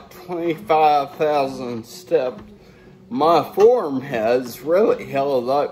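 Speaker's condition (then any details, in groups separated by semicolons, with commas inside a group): Brain injury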